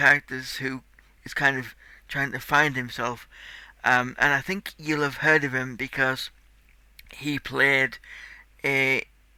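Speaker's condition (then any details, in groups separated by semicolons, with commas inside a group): Cerebral palsy; tight muscles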